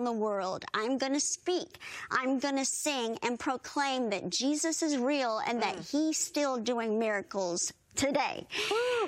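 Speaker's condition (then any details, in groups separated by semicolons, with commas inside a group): Bilateral cleft lip and palate, severe; earlier speech hard to understand, needed interpreters, strong singing voice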